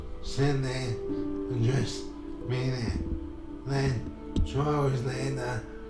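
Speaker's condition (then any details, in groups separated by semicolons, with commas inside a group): Motor neurone disease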